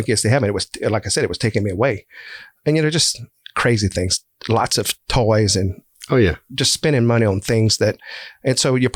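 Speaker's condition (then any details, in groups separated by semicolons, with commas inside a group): No condition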